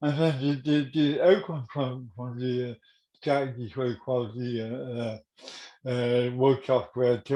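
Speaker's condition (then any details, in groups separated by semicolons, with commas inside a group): Cerebral palsy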